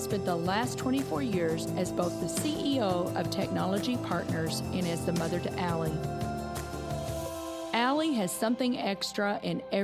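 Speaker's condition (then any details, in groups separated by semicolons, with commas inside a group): No condition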